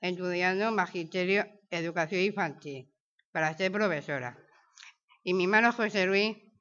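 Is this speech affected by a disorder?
Yes: Down syndrome.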